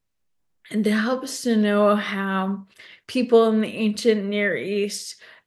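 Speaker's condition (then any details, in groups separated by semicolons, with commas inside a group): ALS; repeated falls on walks from about two years ago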